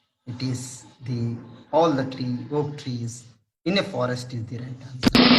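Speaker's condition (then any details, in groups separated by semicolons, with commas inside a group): No condition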